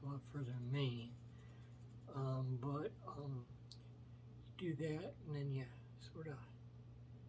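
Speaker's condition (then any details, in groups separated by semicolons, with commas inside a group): Myasthenia gravis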